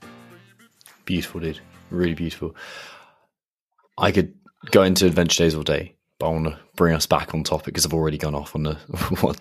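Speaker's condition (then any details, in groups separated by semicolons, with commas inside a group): No condition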